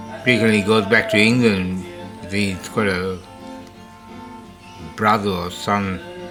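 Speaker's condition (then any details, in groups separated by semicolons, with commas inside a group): Slurred speech from poisoning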